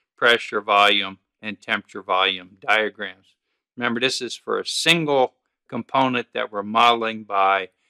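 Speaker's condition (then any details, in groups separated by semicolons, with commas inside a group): No condition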